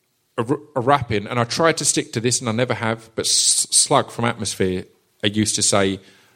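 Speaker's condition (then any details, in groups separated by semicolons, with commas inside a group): Stutter; stutter since school years, could not say here at class register; as teen anticipated stutter words and substituted others, broadened vocabulary; prolonged sounds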